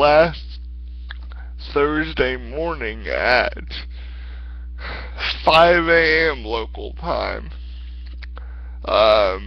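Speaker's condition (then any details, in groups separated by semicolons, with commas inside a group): Cerebral palsy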